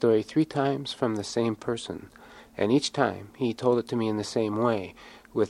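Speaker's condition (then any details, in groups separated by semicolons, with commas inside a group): No condition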